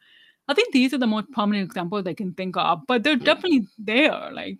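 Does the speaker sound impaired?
Yes: deafness, severe; about 99% hearing loss, lifelong hearing aid use, no cochlear implant.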